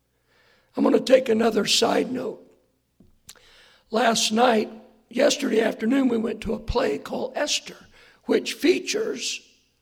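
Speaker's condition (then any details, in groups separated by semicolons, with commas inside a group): Hoarseness after vocal cord surgery; not smooth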